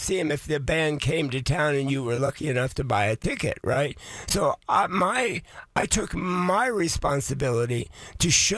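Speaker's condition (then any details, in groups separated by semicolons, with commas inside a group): Voice changed after vocal cord surgery; about two years since vocal cord surgery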